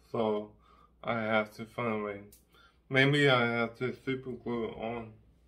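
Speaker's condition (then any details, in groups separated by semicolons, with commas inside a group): Ataxic cerebral palsy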